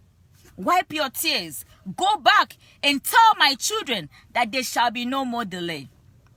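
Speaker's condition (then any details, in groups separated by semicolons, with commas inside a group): No condition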